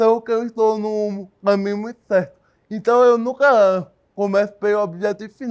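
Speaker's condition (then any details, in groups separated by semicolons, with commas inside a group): Cerebral palsy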